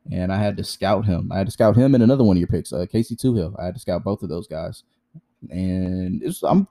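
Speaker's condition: No condition

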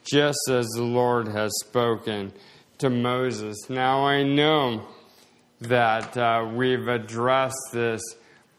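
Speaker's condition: Slowed speech, swallowing problems

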